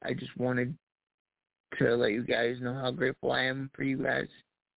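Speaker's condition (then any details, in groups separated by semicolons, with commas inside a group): Cerebral palsy; voice improved over last year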